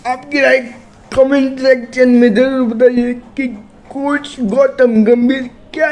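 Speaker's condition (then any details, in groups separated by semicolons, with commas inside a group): Cerebral palsy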